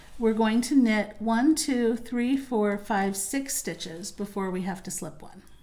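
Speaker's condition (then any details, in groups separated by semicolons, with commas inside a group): No condition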